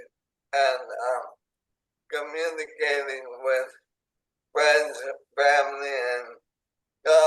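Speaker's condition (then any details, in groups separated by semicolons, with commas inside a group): ALS, speech-generating device; onset in hands and arms, tracheostomy; diagnosed nine years ago, tracheostomy ventilation, paralyzed six years; fully dependent on eye gaze device to communicate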